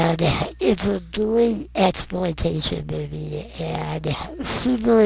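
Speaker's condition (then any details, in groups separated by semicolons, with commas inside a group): Non-progressive muscular dystrophy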